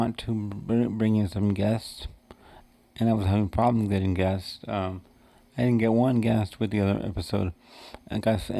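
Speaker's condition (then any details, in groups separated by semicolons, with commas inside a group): Cerebral palsy; wheelchair user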